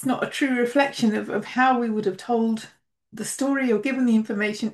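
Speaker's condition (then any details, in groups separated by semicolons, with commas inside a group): No condition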